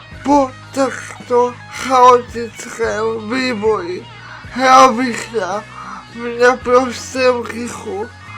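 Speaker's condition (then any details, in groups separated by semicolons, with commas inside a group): Cerebral palsy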